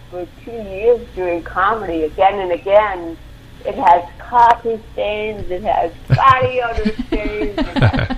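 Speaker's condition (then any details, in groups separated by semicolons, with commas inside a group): Cerebral palsy; involuntary movements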